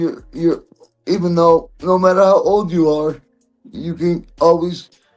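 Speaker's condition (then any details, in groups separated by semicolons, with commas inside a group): Cerebral palsy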